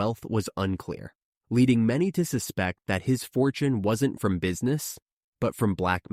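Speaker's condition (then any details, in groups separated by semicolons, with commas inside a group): No condition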